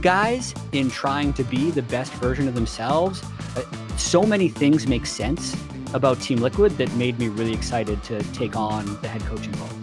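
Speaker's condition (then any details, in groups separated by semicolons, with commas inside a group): No condition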